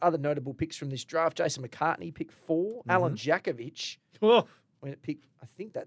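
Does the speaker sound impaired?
No.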